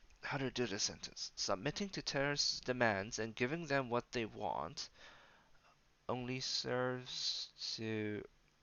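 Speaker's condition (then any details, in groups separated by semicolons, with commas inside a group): No condition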